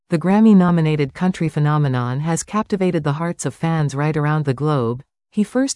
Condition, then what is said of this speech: None; typical speech.